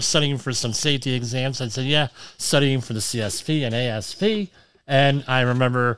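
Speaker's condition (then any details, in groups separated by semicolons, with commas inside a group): Cleft lip and palate; implied much improved now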